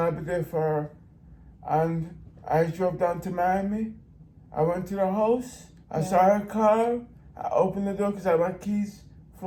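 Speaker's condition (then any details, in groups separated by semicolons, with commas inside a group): Brain injury; in brain injury rehab facility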